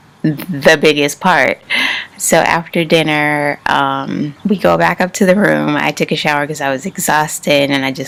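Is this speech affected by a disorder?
No.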